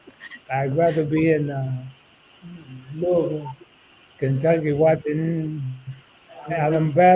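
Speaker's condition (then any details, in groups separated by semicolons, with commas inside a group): ALS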